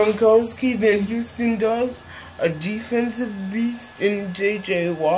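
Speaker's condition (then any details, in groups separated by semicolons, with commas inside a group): Cerebral palsy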